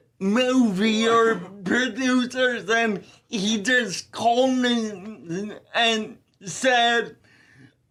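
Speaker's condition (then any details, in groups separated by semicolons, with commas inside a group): Ataxia telangiectasia; rare muscular dystrophy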